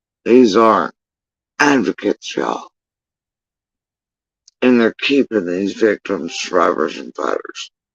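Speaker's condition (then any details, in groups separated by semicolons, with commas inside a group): Facial paralysis after surgery; tongue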